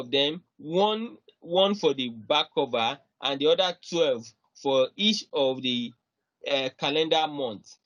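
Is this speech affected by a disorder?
No.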